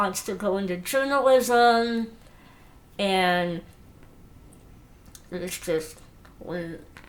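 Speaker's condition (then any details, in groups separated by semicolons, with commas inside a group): Moebius syndrome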